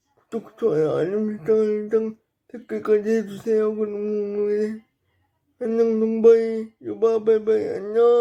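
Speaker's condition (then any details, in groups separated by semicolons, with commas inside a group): Brain lesion disability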